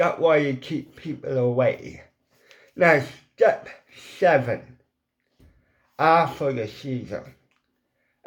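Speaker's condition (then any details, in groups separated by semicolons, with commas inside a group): Cerebral palsy; mild, ataxic type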